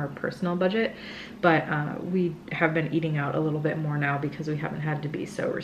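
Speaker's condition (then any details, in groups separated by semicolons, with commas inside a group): No condition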